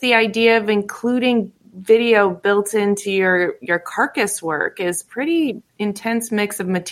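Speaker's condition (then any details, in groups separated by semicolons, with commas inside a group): No condition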